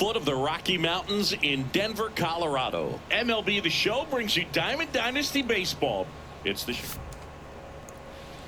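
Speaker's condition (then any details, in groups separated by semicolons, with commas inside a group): No condition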